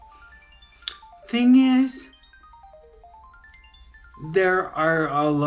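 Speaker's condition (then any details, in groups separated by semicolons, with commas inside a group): Traumatic brain injury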